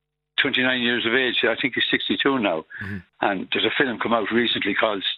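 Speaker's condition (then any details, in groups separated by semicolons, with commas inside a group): Parkinson's; progressive, over 10 years since diagnosis, no cure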